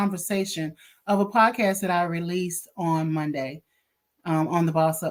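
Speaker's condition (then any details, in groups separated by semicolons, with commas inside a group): No condition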